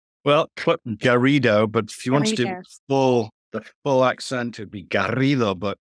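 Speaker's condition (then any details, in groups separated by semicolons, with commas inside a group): No condition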